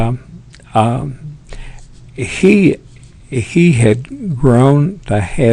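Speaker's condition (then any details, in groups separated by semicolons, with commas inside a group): Parkinson's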